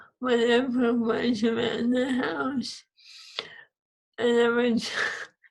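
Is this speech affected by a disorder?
Yes: ALS; swallowing lost.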